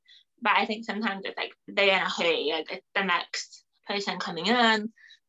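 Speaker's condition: Hearing loss; trouble following speech when others turn away or approach from behind

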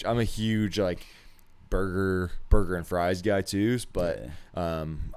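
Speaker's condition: No condition

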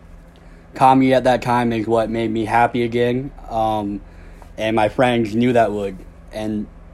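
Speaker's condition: Cleft lip and palate; doing well

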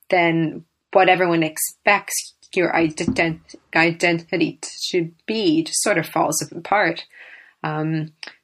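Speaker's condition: Stammering; described as a neurological condition; very variable, some days barely stammers, other days and situations stammers on nearly every syllable; repeated sounds

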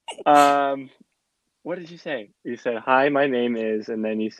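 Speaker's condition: No condition

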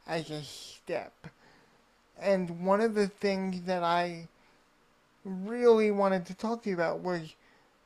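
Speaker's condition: Cerebral palsy; wheelchair user all life

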